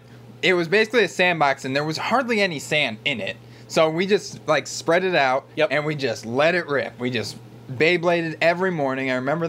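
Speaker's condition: No condition

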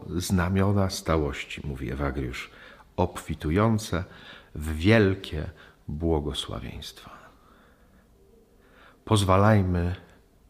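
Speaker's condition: No condition

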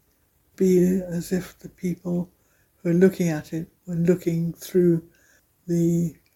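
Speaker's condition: Aphasia after stroke; aphasia after stroke affecting speaking, reading and writing, relearned counting through knitting; attends aphasia speaking group, reading text still very difficult; loses words mid-sentence, quieter voice, initially could not speak, speaking German with brother helped

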